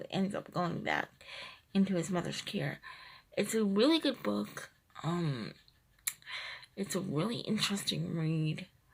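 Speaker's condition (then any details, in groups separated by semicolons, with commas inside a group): Cerebral palsy, triplegia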